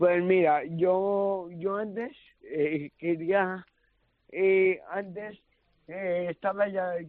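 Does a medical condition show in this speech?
Yes: cerebral palsy; cerebral palsy from birth, diagnosed years later after mri, early intervention from infancy, no intellectual disability.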